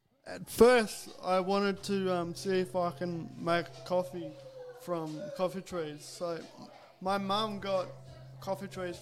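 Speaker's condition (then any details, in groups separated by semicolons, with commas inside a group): Cerebral palsy; from birth, back operation at age 5 severing nerves to reduce spasms, hands, legs, 11 hours; deep voice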